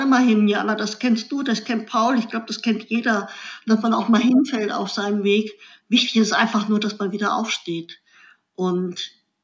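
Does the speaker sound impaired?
Yes: cleft lip and palate; congenital cleft lip, jaw and palate, infant feeding problems, 16 operations by age 18, facial scars; paralysis from showjumping fall near age 20, C3-C6 fractures, front neck plate, four rear screws; after accident five months tube feeding, saliva swallowing not allowed, later esophagus surgery.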